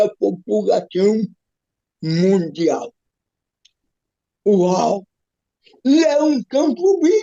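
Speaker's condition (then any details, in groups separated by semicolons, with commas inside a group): Cerebral palsy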